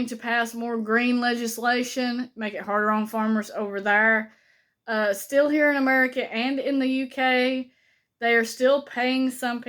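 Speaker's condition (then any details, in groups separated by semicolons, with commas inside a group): No condition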